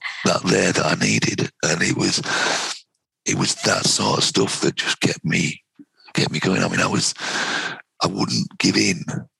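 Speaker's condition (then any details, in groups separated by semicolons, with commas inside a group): Vocal cord cancer, head and neck cancer, right vocal cord; onset about 51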